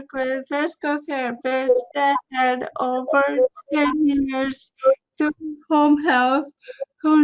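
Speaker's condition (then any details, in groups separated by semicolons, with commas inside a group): Cerebral palsy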